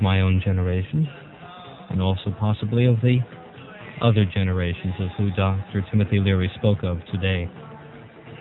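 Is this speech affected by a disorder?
No.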